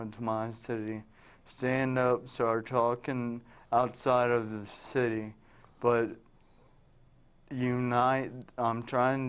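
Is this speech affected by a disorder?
Yes: traumatic brain injury; now talking.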